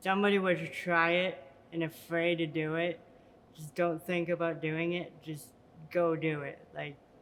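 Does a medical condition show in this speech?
Yes: cerebral palsy.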